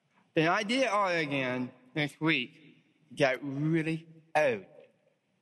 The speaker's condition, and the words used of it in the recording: Down syndrome. Listen closely over these 9 minutes.